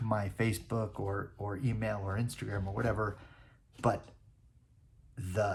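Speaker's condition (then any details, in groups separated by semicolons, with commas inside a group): No condition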